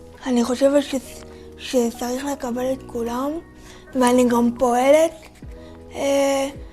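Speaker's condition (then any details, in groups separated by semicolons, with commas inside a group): Cerebral palsy; from birth, physical disability only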